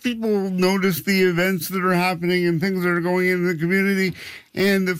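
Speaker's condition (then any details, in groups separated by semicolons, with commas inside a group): Cerebral palsy; some 40 years ago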